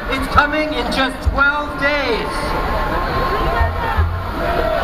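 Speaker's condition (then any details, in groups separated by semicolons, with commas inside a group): No condition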